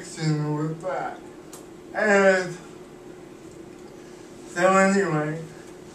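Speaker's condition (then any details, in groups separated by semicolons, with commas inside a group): Cerebral palsy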